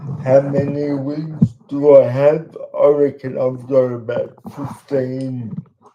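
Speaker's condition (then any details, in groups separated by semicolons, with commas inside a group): Cerebral palsy; talks slowly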